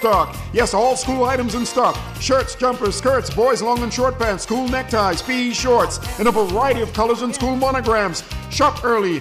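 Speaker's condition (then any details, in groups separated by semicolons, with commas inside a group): No condition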